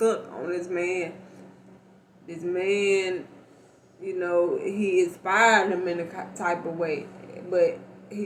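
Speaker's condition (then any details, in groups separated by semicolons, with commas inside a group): Cerebral palsy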